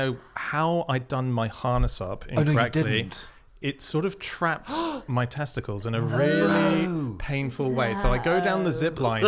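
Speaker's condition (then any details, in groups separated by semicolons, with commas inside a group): No condition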